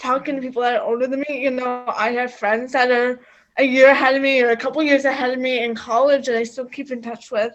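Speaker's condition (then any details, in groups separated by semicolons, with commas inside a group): Cerebral palsy; quadriplegic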